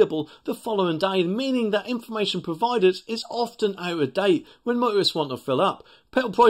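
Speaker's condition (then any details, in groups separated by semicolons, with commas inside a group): No condition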